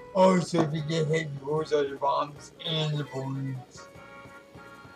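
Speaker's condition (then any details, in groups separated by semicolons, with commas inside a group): Cerebral palsy; affects legs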